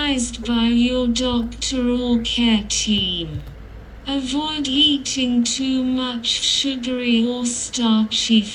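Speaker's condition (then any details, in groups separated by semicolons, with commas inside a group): Cerebral palsy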